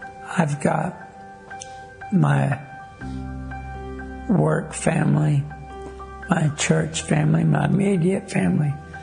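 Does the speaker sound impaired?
Yes: ALS; wheelchair user; diagnosed 5 years ago.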